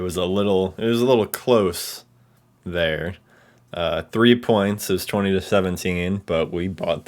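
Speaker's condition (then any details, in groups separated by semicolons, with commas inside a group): No condition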